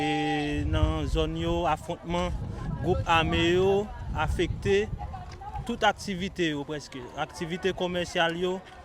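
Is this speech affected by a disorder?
No.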